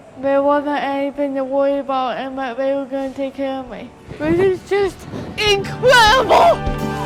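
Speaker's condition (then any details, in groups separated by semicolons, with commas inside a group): Cerebral palsy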